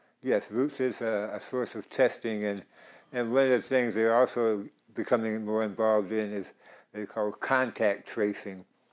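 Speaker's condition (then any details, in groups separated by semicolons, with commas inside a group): Tongue cancer; dry mouth overcome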